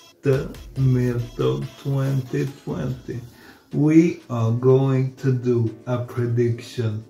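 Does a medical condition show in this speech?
Yes: multiple sclerosis; progressive form.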